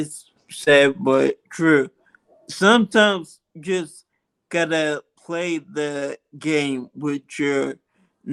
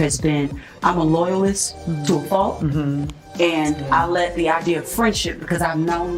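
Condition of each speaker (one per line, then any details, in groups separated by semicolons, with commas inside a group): Multiple sclerosis
No condition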